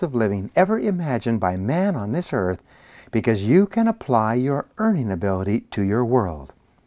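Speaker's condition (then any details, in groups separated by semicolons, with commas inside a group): No condition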